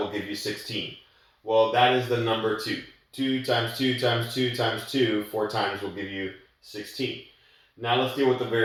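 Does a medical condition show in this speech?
No.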